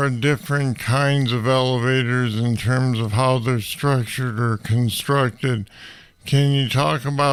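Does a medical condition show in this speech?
Yes: Parkinson's disease; voice affected, sounds accented.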